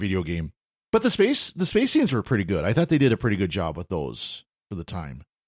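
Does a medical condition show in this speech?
No.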